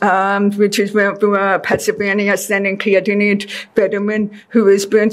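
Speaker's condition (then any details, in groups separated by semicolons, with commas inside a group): Deafness; deaf since childhood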